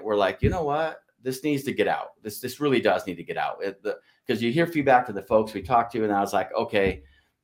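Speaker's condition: No condition

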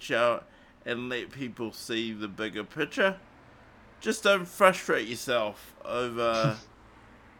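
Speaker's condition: Cerebral palsy; morphine not allowed after it

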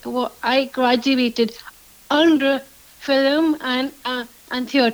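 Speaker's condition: Down syndrome

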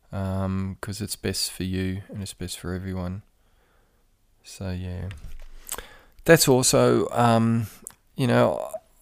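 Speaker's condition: No condition

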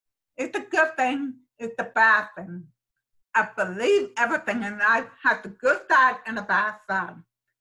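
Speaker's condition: Deafness, sensorineural hearing loss; raised oral, about 10 years speech therapy, mainstreamed in public school

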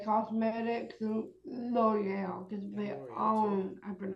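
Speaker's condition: Down syndrome; diagnosed at birth, heart defect, open heart surgery; 25 years old

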